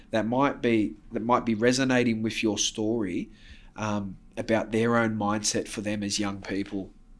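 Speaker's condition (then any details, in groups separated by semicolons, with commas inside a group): No condition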